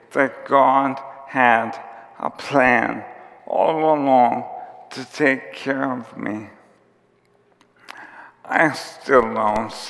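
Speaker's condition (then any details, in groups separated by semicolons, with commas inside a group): ALS; onset with tiredness and clumsiness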